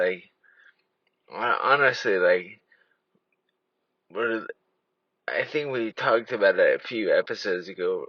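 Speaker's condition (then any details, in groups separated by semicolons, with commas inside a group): Traumatic brain injury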